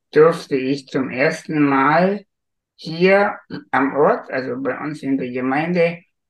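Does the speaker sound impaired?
Yes: spinal muscular atrophy; diagnosed at six months, severe restrictions, completely unable to move, electric wheelchair; about 50 years old, ventilated at night in bed and partly by day, moves only mouth and two fingers two millimetres, controls technology by fingers; can only move mouth, as one can hear.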